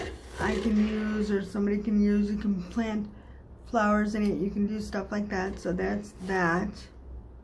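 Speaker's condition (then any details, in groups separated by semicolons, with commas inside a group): Cerebral palsy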